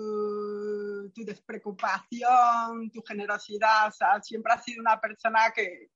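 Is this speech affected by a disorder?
Yes: profound bilateral hearing loss, post-meningitis profound bilateral sensorineural hearing loss; profound bilateral hearing loss from meningitis at four, cochlear implant at 30, earlier limited hearing aid; speech surprises people given deafness, childhood speech therapy abroad, relies on lip reading and facial gestures.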